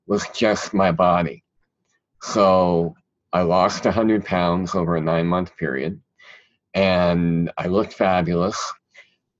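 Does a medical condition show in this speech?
Yes: cleft palate; present since childhood.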